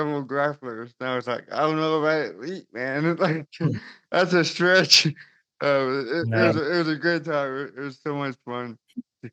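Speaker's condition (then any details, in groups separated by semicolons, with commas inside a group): Cerebral palsy; since birth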